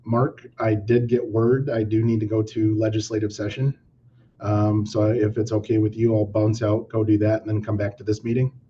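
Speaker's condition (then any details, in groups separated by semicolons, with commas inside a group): No condition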